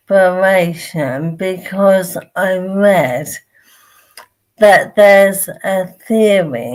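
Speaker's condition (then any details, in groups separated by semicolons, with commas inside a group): Motor neurone disease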